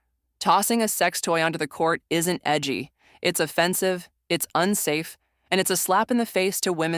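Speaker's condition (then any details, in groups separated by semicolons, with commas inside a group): No condition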